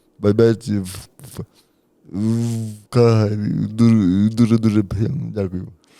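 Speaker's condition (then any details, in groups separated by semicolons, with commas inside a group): Cerebral palsy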